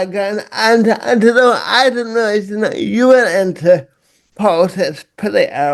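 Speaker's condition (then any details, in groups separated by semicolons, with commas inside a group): Cerebral palsy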